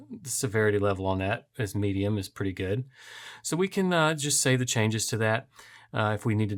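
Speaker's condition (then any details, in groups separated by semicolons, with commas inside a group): No condition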